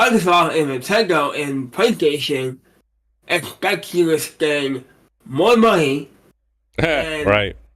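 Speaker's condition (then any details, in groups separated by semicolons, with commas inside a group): Cerebral palsy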